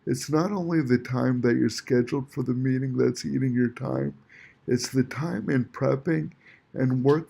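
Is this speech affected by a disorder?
Yes: cerebral palsy.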